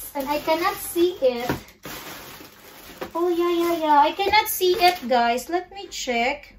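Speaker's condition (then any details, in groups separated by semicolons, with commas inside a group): No condition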